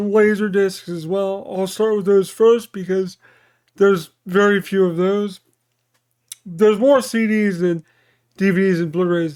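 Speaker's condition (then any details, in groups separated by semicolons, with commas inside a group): Cerebral palsy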